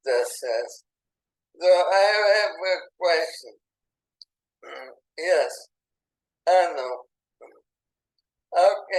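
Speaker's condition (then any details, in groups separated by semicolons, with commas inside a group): ALS; affects legs and lungs; burning in lungs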